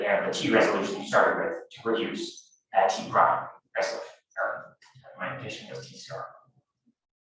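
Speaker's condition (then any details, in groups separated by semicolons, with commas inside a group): No condition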